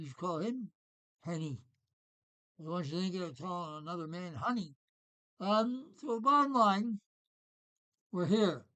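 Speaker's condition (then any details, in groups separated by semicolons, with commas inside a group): Parkinson's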